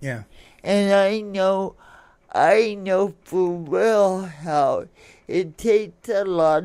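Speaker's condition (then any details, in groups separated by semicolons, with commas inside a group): Cerebral palsy; affects speech and motor skills including hands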